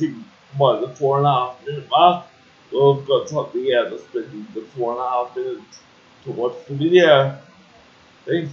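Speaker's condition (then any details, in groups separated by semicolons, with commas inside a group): Cerebral palsy; uses wheelchair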